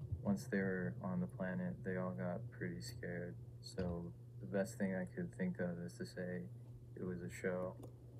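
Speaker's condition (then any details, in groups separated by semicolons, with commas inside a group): No condition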